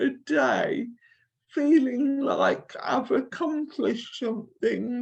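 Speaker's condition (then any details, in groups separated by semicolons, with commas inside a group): Cerebral palsy; from birth, affects limbs and neck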